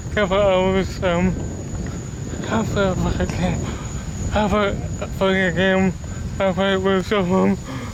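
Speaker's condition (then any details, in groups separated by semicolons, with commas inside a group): Cerebral palsy; speech disability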